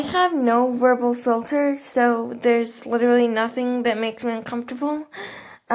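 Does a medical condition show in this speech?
Yes: cerebral palsy; quadriplegia, all four limbs; eats, chews and swallows normally.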